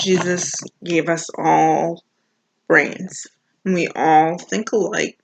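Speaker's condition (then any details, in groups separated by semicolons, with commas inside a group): Cerebral palsy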